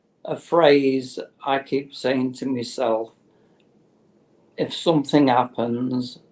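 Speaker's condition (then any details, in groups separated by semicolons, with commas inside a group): Motor neurone disease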